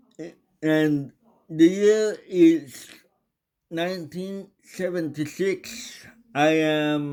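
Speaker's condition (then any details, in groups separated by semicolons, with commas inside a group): Cerebral palsy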